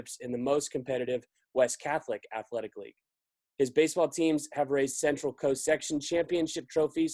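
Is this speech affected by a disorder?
No.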